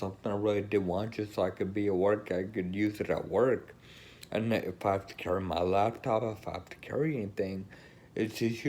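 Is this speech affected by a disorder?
Yes: Friedreich's ataxia.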